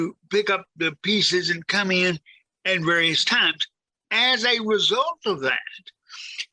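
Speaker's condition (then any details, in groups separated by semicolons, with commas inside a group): Cerebral palsy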